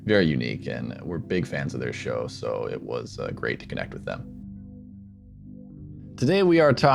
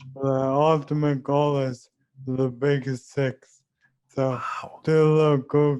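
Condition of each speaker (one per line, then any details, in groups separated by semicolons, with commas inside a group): No condition
ALS; diagnosed at 29, about two years since diagnosis; voice currently clear, considering voice banking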